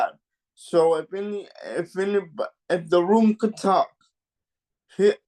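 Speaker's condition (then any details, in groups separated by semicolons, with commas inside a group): Cerebral palsy; mild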